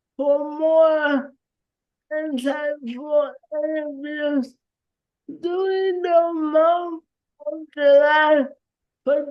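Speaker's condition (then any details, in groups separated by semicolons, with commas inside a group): Cerebral palsy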